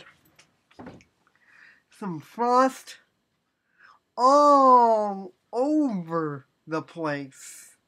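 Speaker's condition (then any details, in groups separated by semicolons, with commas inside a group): Cerebral palsy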